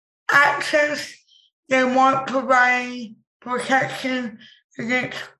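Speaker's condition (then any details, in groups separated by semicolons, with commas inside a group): Impaired speech; described as speech disabled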